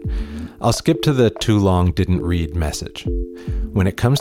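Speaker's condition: No condition

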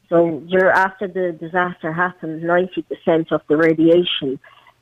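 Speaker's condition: Cleft palate; congenital

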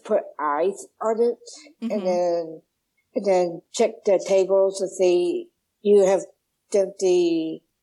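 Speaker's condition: Down syndrome

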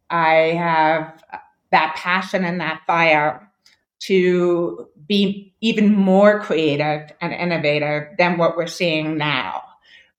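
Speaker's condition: Deafness; born with moderate to severe hearing loss, diagnosed as toddler, hearing aids, then esteem implant

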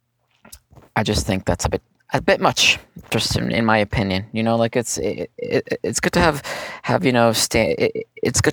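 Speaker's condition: Stuttering; lifelong stutter; little speaking practice over last few years, out of practice, brain fuzzy at times; pauses, not fluent, stumbles, easier speaking alone, soft melodic voice, not gruff, podcast as speaking practice; repeated sounds, prolonged sounds

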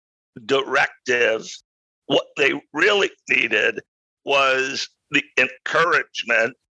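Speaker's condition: Spasmodic dysphonia; voice sounds unique

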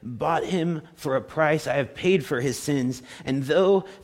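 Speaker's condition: No condition

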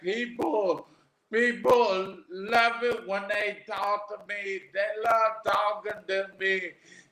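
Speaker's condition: Aphasia after stroke; about 13 years since stroke

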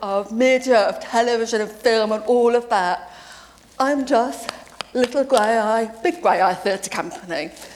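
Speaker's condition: Deafness; deaf since age seven

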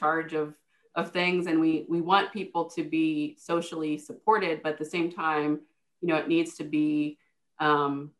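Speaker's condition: No condition

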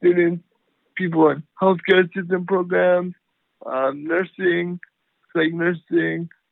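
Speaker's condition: Cerebral palsy; power wheelchair

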